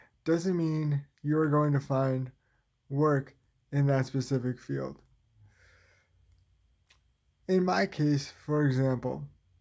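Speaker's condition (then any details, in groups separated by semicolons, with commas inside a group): Cerebral palsy, spastic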